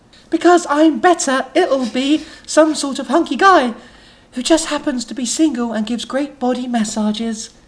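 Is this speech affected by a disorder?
No.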